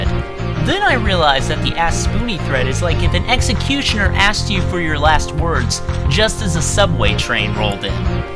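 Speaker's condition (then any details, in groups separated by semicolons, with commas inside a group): No condition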